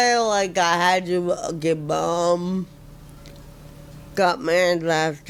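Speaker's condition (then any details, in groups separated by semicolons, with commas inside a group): Friedreich ataxia; speech tires with effort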